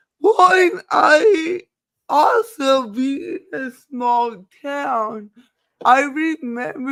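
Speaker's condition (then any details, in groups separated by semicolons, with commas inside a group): Cerebral palsy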